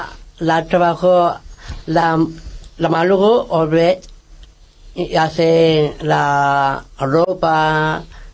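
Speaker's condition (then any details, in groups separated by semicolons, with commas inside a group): Down syndrome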